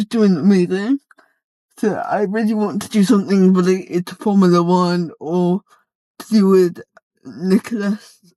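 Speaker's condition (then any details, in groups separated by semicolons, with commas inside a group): Cerebral palsy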